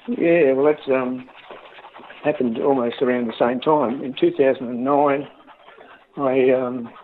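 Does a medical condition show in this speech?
Yes: Parkinson's disease.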